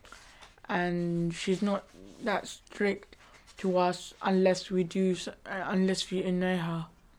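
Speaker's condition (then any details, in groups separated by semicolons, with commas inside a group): Stammer; 12 year old boy; has to wait a little before saying answers because of stammer; prolonged sounds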